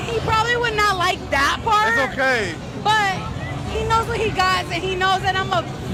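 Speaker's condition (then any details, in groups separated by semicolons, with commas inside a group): No condition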